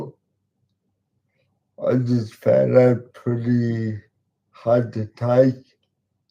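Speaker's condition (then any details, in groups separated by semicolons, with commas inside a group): Cerebral palsy; talks slowly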